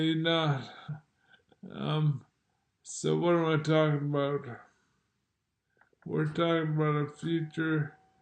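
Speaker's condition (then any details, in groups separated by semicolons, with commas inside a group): Multiple sclerosis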